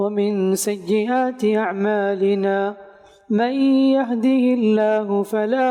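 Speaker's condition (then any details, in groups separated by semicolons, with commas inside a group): No condition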